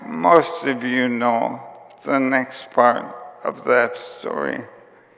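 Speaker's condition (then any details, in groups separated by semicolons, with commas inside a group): ALS; onset with tiredness and clumsiness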